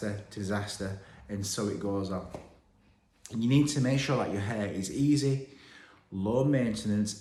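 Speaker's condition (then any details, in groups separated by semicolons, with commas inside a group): No condition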